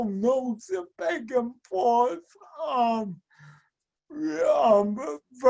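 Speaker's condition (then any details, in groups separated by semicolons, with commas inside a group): Speech and mobility impairment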